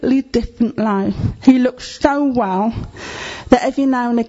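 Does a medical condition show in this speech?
Yes: deafness; needs to see speaker's face.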